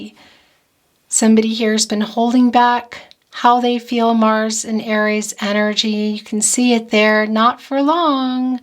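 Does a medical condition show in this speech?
No.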